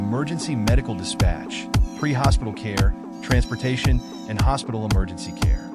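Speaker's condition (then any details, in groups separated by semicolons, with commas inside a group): No condition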